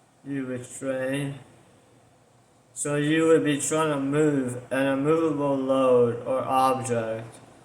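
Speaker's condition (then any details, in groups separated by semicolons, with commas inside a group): Tongue cancer surgery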